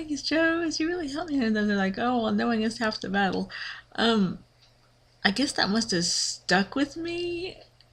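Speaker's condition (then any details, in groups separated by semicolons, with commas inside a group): Cerebral palsy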